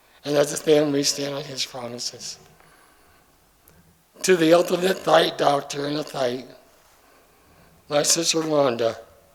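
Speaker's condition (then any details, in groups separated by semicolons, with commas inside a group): ALS; familial form; simple tasks harder, in drug trial to slow progression; affects vocal cords, slowly losing ability to communicate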